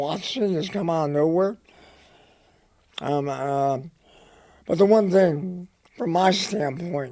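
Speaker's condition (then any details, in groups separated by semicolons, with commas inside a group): Head and neck cancer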